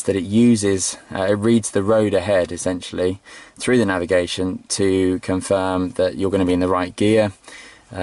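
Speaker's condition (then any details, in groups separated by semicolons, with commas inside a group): No condition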